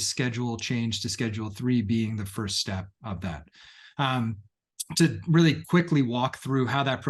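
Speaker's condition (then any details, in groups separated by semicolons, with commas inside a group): No condition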